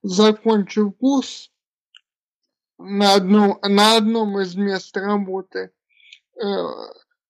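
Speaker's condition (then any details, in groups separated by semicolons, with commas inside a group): Cerebral palsy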